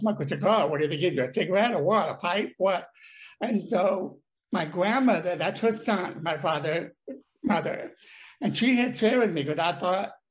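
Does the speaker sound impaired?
Yes: deafness; brain damage from birth, paralysis on one side; speech problem, mocked in childhood for talking funny and too loud.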